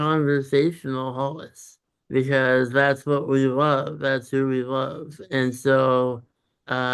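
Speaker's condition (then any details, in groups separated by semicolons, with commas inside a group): Congenital muscular dystrophy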